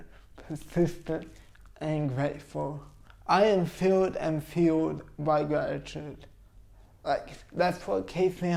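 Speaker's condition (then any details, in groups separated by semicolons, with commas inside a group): Cerebral palsy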